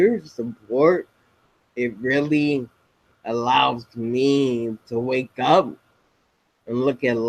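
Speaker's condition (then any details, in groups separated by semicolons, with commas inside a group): Spinocerebellar ataxia type 7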